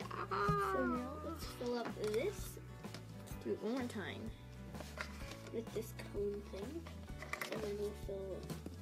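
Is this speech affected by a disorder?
No.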